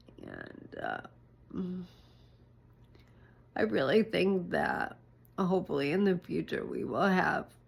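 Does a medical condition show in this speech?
Yes: ALS.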